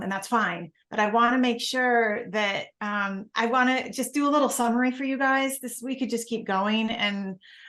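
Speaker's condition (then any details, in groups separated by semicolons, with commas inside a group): No condition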